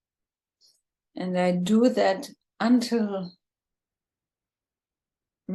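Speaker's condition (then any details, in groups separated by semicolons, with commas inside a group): ALS, bulbar form, bulbar onset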